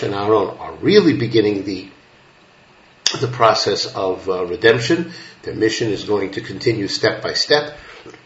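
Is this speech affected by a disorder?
No.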